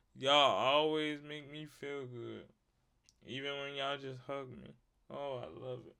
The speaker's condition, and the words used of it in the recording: Cerebral palsy. I don't talk with a slur, and I don't talk slowly.